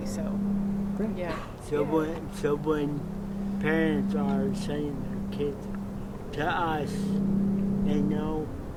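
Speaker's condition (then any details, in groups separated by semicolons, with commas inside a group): Cerebral palsy; from birth, wheelchair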